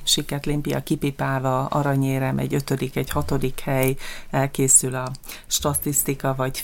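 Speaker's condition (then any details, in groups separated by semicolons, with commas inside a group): No condition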